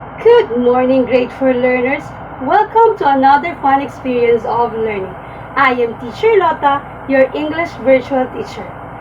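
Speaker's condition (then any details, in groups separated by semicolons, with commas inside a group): No condition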